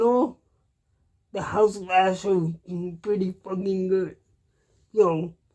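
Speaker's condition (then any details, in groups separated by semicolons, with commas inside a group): Cerebral palsy; cannot walk, uses wheelchair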